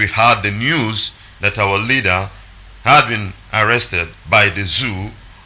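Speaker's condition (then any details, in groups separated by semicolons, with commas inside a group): No condition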